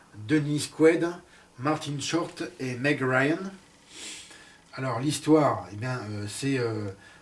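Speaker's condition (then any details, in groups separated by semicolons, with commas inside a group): No condition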